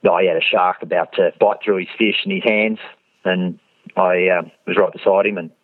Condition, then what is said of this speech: No condition.